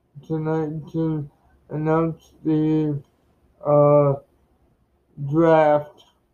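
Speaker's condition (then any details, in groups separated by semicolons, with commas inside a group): Cerebral palsy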